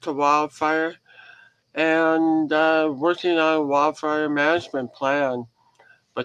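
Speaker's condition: Head and neck cancer surgery; crooked head since

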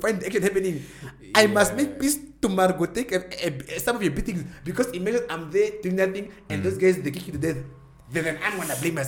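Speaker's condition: Stuttering; stutters when talking, listeners may mistake stutter for broken mic; repeated sounds

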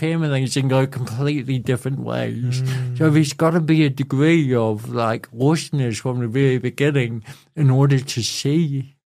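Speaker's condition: Cerebral palsy; cerebral palsy present from birth, affects walking; speech impediment, voice affected

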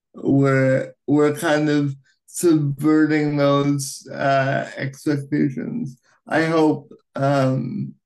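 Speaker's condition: Cerebral palsy, right-sided high tone; acquired at birth, wheelchair user

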